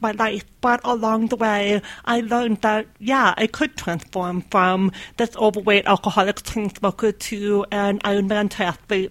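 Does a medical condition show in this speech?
Yes: deafness; deaf from age 2, completely deaf right ear, severe to profound left ear; mostly relies on lip reading, hearing aid in left ear, hears about 50% of average.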